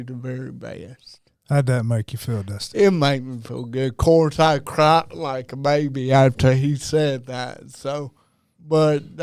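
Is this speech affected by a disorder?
Yes: cerebral palsy; diagnosed at about age two.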